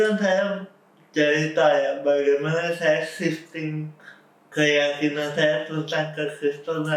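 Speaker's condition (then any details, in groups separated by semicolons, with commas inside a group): Cerebral palsy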